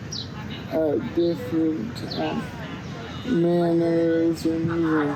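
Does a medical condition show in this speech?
Yes: cerebral palsy; cannot walk unaided.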